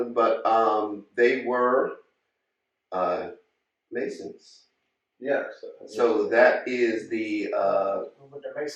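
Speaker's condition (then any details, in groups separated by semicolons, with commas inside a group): No condition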